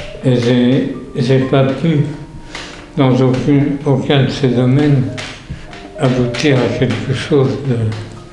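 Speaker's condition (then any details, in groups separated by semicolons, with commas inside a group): Parkinson's disease; hand instability, disrupted sequential and automatic actions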